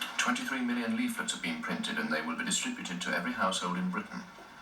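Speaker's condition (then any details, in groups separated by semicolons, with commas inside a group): No condition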